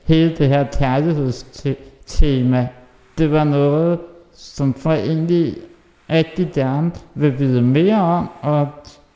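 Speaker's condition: Muscular dystrophy (muskelsvind); has helper

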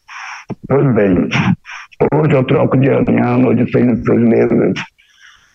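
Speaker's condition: Total laryngectomy; laryngeal cancer, phonatory prosthesis, stoma occluded to speak, nasal tube 40+ days; near aphonia before surgery, mute after, therapy with Dr. Kelly, tried esophageal voice, speaks well, understood

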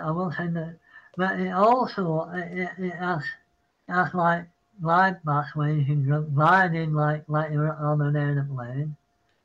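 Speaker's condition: Parkinson's; apologizes mid-sentence

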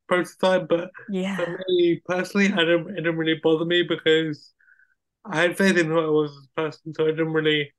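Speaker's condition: Cerebral palsy; wheelchair user

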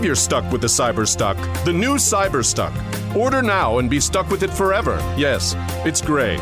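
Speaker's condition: No condition

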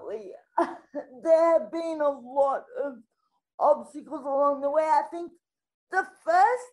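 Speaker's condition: Spastic quadriplegic cerebral palsy; affects all of daily life

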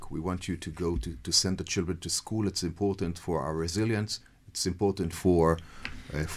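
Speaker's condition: No condition

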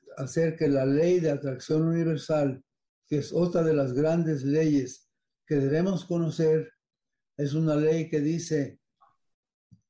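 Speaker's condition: Parkinson's disease; fairly controlled

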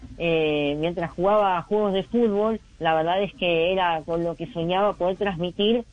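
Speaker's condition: Cleft lip; congenital, some teeth affected; nasal pronunciation, voice does not come out normally, difficulty speaking normally, noticeable on broadcasts

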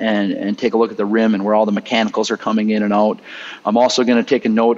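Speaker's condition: No condition

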